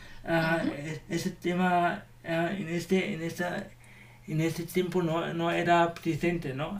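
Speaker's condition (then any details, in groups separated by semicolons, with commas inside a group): Cerebral palsy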